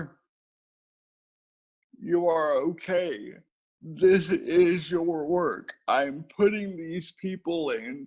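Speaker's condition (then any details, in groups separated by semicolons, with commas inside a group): Cerebral palsy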